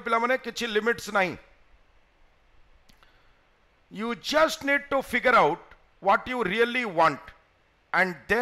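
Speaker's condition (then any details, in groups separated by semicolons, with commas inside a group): No condition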